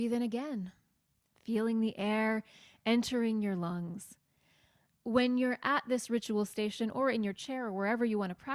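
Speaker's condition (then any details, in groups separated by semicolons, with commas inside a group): No condition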